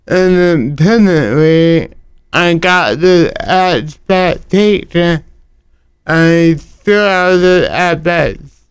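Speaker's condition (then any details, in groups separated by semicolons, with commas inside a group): Cerebral palsy; talking affected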